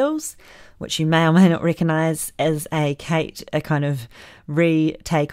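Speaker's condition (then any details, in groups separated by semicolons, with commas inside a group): No condition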